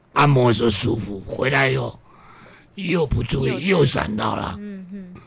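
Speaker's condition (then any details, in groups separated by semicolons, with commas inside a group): Vocal cord damage; unclear speech from vocal cord damage, greatly improved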